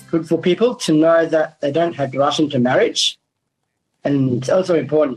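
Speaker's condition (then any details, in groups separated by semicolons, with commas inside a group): Down syndrome; present since early childhood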